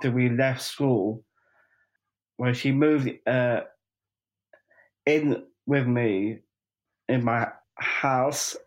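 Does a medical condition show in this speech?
Yes: Down syndrome; 45 years old.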